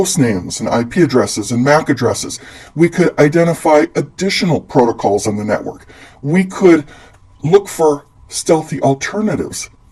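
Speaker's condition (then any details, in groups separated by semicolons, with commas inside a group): No condition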